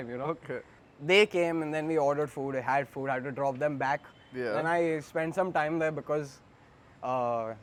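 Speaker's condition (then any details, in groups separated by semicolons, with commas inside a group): No condition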